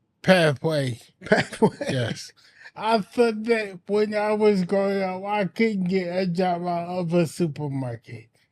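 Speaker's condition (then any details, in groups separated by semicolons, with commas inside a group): Anoxic brain injury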